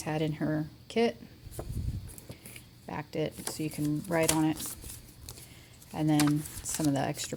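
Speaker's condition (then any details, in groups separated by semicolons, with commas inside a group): No condition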